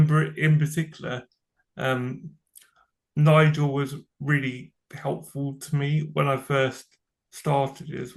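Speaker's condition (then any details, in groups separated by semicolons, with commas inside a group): Cerebral palsy; from birth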